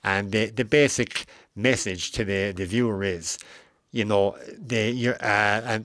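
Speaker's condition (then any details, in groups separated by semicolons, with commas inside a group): Cleft lip and palate; congenital cleft lip and palate, facial difference, operations from early childhood, last surgery at age 17, deviated septum; adult, age 41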